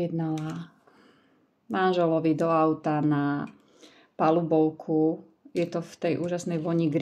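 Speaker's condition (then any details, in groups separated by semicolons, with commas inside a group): No condition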